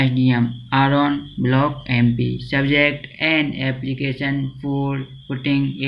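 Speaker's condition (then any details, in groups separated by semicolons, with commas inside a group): No condition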